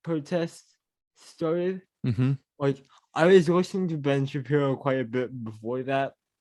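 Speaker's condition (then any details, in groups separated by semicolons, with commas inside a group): Cerebral palsy; mild speech impediment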